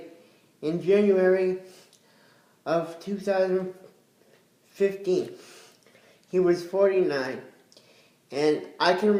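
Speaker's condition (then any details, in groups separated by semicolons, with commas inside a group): Cerebral palsy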